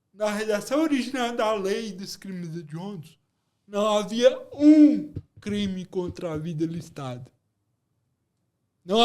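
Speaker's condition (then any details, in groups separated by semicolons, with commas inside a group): Cerebral palsy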